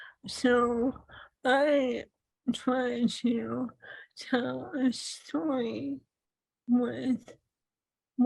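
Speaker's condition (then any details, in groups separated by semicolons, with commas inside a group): ALS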